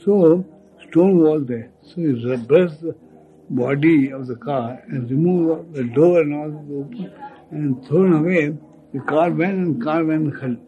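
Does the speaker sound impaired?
Yes: speech loss after head injury; very difficult to utter words, speech feels heavy.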